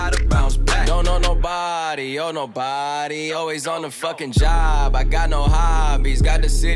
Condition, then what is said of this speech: None; typical speech.